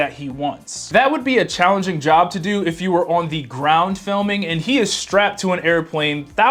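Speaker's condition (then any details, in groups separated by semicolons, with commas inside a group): No condition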